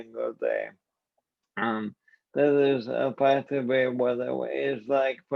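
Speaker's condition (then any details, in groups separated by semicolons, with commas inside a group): ALS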